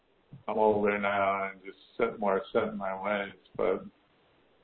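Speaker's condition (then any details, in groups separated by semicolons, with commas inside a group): Parkinson's disease; physical therapy, in-person Parkinson's discussion groups found helpful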